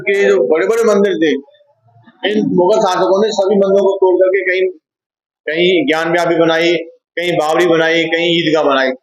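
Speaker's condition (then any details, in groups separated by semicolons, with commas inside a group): No condition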